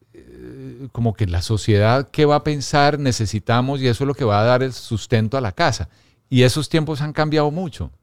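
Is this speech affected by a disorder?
No.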